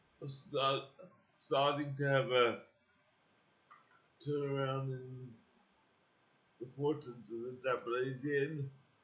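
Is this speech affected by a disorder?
Yes: cerebral palsy; uses wheelchair.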